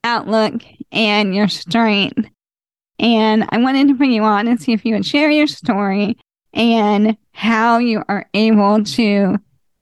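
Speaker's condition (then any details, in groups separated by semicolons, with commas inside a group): ALS; described as dying from it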